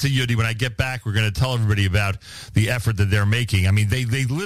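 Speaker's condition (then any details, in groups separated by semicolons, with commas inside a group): No condition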